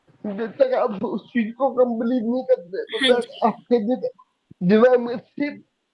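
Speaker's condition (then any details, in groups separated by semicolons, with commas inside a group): Cerebral palsy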